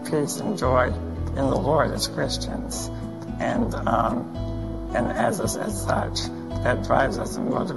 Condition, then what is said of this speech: Spinal muscular atrophy. I'm really dependent upon my voice for everything now.